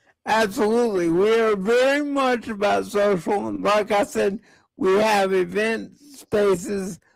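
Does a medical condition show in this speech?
Yes: cerebral palsy; speech sounds drunk.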